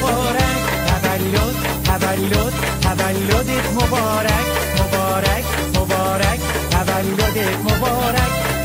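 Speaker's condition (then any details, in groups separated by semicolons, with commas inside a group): No condition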